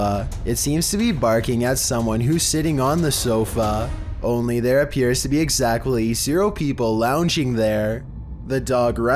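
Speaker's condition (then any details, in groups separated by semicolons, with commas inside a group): No condition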